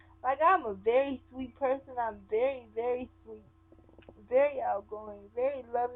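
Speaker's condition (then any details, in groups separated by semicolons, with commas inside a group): Cerebral palsy; sometimes affected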